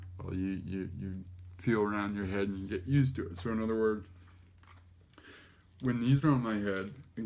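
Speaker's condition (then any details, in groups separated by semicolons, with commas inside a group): Cerebral palsy; affects gait and walking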